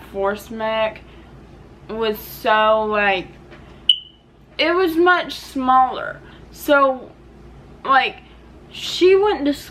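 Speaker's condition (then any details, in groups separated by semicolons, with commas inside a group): Cerebral palsy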